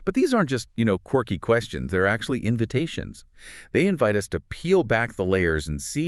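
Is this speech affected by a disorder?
No.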